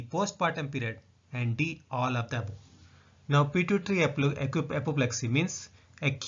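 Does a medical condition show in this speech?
No.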